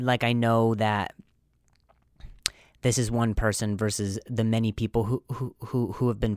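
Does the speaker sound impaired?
Yes: stutter; speech coaches, practices control before shows; much improved, still stutters; very severe at first, hit himself in frustration; here repeated sounds.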